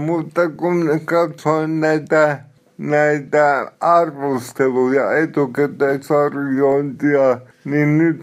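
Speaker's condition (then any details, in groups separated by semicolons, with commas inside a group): Cerebral palsy; speech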